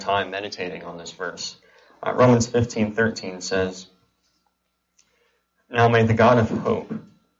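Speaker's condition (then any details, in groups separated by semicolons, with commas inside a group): Cleft palate and cleft lip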